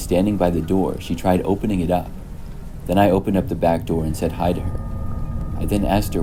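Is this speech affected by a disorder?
No.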